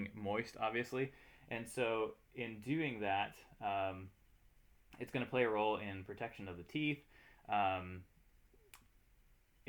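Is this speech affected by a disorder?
No.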